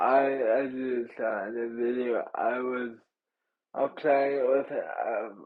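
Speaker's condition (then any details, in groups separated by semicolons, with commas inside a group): Cerebral palsy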